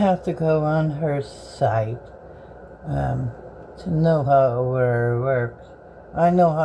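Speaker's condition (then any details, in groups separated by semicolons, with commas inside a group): Bell's palsy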